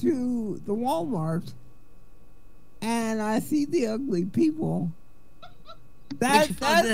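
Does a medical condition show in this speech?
Yes: cerebral palsy.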